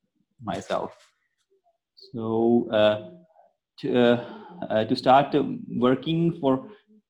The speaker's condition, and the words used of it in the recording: Stuttering. The stage I'm here now, like I still have stammering, because once you are a stammerer, you are always a stammerer.